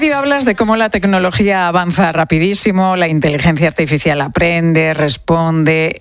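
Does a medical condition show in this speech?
No.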